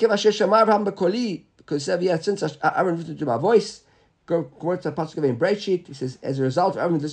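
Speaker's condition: No condition

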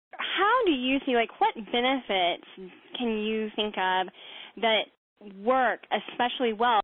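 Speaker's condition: Cleft palate; congenital cleft palate

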